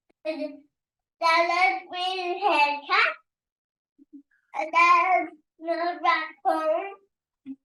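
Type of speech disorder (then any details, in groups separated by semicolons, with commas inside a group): Dysarthria; DDX3X syndrome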